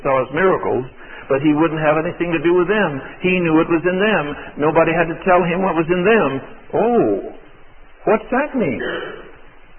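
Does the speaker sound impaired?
No.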